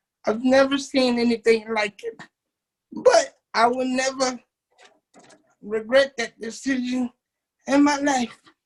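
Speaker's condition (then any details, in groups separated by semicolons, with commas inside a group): Cerebral palsy; uses wheelchair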